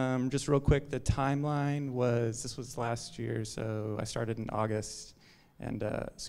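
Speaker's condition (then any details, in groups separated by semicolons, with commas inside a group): No condition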